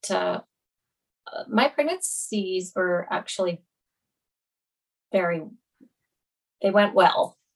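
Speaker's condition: Aphasia after stroke, mild; aphasia caused by stroke; about 15 to 16 years since stroke, language much improved over time; aphasia milder than in others, occasional aphasia moments, communication sometimes affected, reading aloud to children once a major barrier

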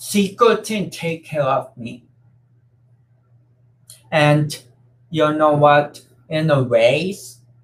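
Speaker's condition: Cerebral palsy; affects speech and coordination

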